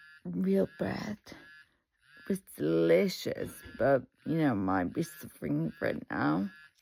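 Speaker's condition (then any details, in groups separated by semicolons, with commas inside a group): Multiple sclerosis; word substitution, coughs when crumbly bread gets in throat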